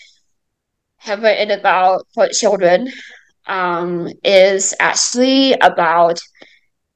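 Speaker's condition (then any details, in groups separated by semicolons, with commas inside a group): Mild cerebral palsy; mild cerebral palsy, left side, throat speech surgery; speech affected, throat surgery improved clarity, fully understandable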